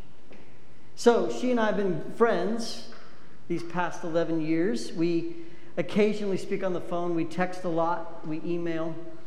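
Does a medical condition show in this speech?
No.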